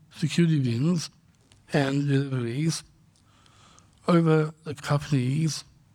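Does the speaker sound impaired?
Yes: Down syndrome; congenital.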